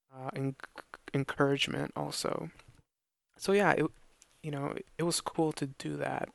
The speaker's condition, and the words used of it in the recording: Stuttering. Accept the fact that I'm probably always going to have a stutter, accept the fact that, you know, I'm not perfectly fluent